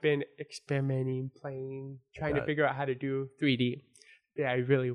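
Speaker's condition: Born deaf, congenital; ongoing speech struggles

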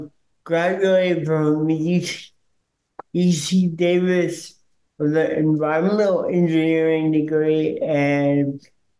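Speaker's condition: Cerebral palsy; cerebral palsy since birth; speech impediment he calls his accent, hard to understand at first, harder on phone

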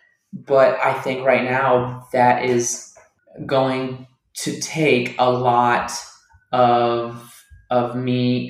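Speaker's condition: Stuttering; not caused by nervousness; learning to let it out; repeated words, blocks

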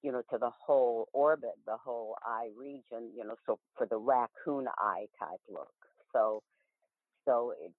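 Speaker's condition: No condition

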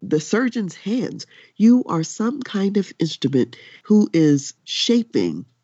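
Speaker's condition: No condition

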